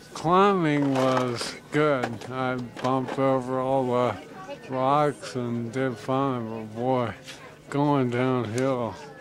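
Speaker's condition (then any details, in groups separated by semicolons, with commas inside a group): ALS; onset in biceps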